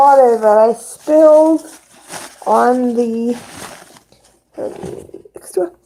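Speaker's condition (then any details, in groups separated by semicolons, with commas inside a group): Cerebral palsy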